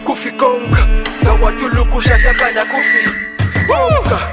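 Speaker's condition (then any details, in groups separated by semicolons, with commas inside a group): No condition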